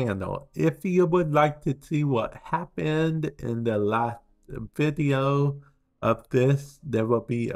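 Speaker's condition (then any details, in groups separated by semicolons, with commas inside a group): Cerebral palsy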